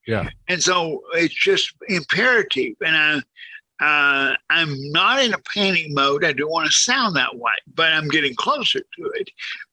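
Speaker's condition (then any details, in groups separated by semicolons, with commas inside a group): Cerebral palsy, severe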